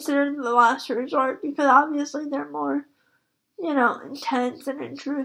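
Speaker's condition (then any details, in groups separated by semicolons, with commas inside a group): Spastic quadriplegic cerebral palsy; spastic quadriplegic, all four limbs, uses wheelchair, moderate; speaks well, childhood speech therapy for tongue control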